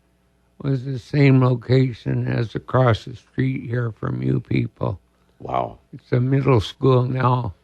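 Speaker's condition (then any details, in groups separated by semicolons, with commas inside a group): ALS; diagnosed about two years ago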